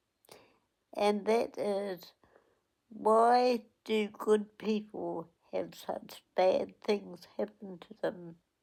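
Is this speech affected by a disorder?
Yes: cerebral palsy; onset at 8 days old.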